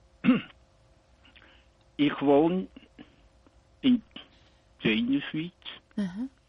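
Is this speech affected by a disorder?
Yes: oral cavity cancer, partial glossectomy; oral cavity cancer diagnosed 2 years ago at about 56, half of tongue removed, neck opened surgically, tracheotomy; torn diaphragm, cannot breathe properly, not expected to improve.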